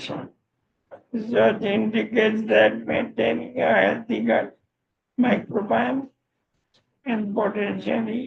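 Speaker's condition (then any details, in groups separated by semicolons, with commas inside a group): Motor neurone disease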